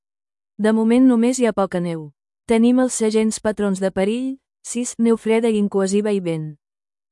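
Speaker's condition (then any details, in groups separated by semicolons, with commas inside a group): No condition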